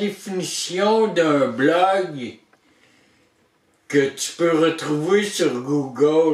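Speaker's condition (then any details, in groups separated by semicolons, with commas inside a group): Traumatic brain injury; surgery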